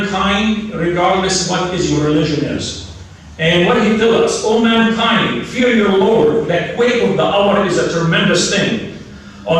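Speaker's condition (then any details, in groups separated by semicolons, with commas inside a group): No condition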